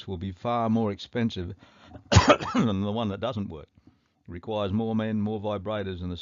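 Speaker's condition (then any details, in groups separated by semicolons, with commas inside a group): No condition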